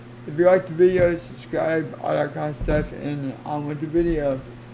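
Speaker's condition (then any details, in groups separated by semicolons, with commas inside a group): Cerebral palsy; affects legs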